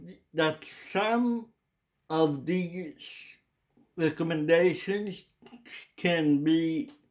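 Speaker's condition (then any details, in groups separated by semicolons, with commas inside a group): Cerebral palsy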